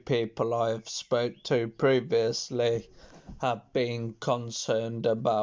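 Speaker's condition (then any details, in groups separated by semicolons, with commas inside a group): Multiple sclerosis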